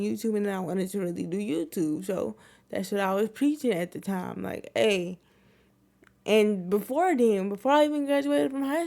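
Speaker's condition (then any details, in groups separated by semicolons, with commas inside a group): Cerebral palsy; wheelchair user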